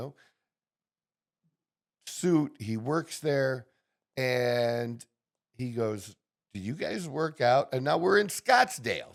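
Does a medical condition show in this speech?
No.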